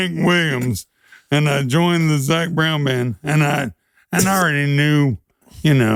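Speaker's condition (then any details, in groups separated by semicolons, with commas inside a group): ALS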